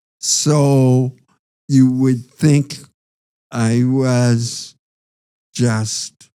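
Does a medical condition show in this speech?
Yes: Parkinson's disease.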